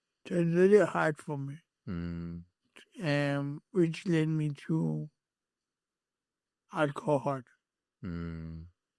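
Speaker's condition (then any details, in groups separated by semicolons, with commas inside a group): Cerebral palsy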